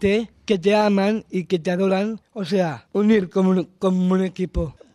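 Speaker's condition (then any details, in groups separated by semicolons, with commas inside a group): Down syndrome; genetic disorder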